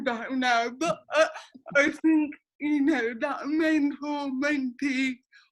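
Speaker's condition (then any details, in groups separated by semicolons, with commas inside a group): Cerebral palsy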